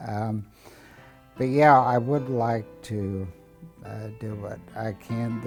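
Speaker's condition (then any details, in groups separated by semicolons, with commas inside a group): ALS; over two years since diagnosis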